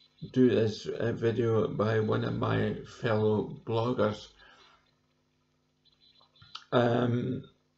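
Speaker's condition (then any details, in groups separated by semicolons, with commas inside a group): Cerebral palsy; present from birth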